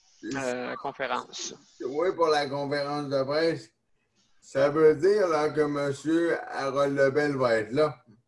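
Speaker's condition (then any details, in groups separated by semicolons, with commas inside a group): Neonatal cerebral palsy; neonatal onset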